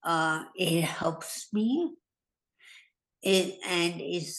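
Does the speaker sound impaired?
Yes: hemorrhagic stroke; near-fatal brain bleed with unconsciousness, weak right side, right-handed, now types only with left hand; trouble putting thoughts into language, brain works faster than tongue, hard getting words out quickly.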